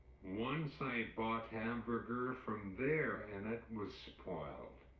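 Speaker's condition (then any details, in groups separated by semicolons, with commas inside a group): Cerebral palsy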